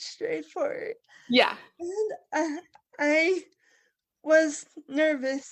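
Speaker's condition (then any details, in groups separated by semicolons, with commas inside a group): Cerebral palsy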